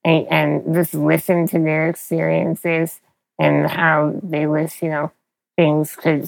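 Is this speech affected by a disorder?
Yes: spinal muscular atrophy; progressive, frequent childhood illness turning into pneumonia, over 100 hospital days in one year; needs help with all physical activities, use of only a couple fingers, power wheelchair, Dragon NaturallySpeaking.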